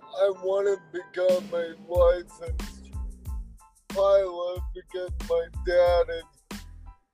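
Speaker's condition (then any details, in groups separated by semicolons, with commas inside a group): Cerebral palsy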